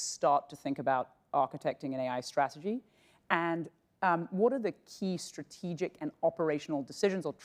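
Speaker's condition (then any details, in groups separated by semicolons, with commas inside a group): No condition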